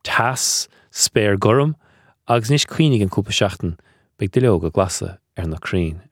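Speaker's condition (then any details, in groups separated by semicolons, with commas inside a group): No condition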